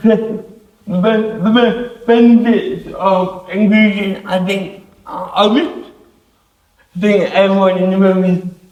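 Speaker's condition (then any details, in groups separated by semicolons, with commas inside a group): Cerebral palsy; affects hands; uses personal assistant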